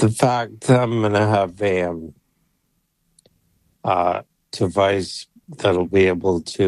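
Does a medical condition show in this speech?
Yes: ALS; brain implant for computer control; voice failing, banked voice for AI speech.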